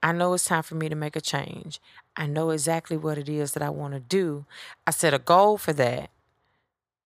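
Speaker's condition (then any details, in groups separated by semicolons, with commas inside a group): No condition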